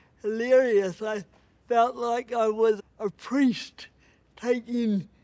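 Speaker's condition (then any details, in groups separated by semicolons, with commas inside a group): Cerebral palsy; right hand slower, less controlled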